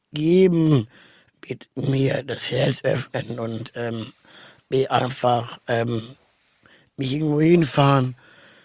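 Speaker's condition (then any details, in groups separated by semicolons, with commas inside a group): Down syndrome; trisomy 21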